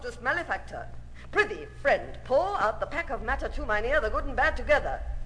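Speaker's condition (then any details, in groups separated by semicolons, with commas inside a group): No condition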